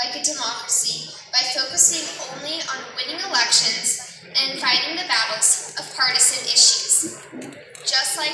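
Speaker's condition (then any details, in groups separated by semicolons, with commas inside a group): No condition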